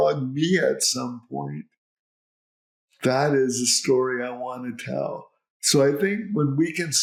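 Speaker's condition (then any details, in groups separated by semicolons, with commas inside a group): Cerebral palsy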